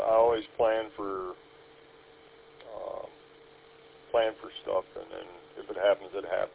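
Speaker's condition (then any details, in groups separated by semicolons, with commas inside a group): No condition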